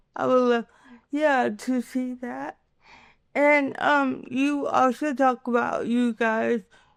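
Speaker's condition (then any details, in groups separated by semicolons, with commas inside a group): Cerebral palsy; with developmental disabilities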